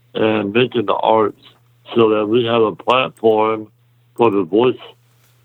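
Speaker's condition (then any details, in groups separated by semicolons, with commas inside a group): Muscular dystrophy; congenital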